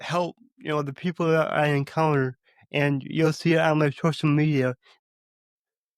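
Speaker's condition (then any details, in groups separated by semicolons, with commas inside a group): Cerebral palsy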